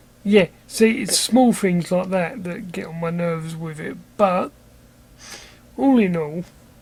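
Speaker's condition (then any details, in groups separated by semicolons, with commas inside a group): Cerebral palsy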